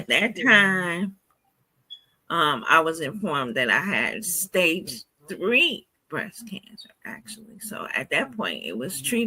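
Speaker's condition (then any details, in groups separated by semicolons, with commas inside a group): Cerebral palsy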